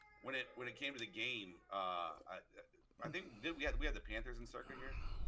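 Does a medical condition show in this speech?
No.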